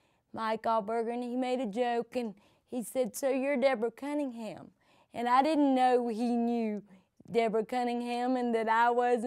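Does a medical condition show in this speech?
Yes: cerebral palsy; from birth.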